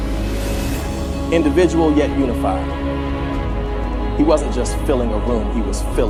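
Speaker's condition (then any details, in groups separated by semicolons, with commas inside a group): No condition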